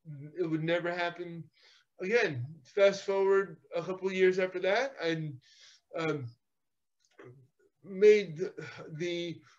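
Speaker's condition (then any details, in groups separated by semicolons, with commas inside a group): Cerebral palsy; physical therapy in childhood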